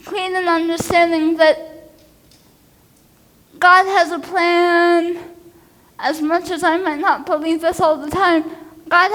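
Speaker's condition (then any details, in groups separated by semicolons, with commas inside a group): Cerebral palsy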